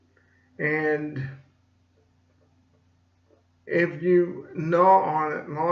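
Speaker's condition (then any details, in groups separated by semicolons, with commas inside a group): Cerebral palsy; slight speech impediment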